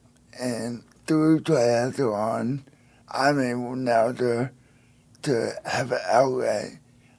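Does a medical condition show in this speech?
Yes: spastic quadriplegia cerebral palsy; wheelchair user, relies on others for help, races in boat and front-mounted bike seat.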